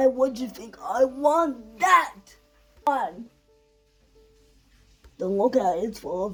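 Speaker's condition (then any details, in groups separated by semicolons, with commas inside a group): Cerebral palsy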